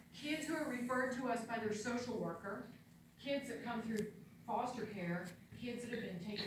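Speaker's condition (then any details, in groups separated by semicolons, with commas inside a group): No condition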